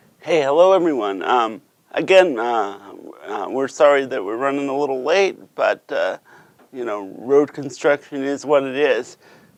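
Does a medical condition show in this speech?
Yes: cerebral palsy.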